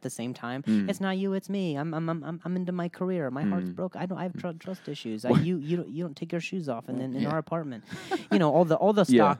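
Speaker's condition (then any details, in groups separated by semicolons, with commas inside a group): Stuttering; attends National Stuttering Association meetings, declines speech pathologist suggestions such as breathing techniques; worse on stage when rushing and trying harder, occurs over phone, different cadence, throat shake; repeated sounds, repeated words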